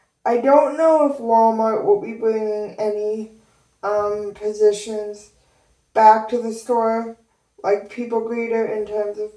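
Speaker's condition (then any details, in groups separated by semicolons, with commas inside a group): Cerebral palsy; both hands affected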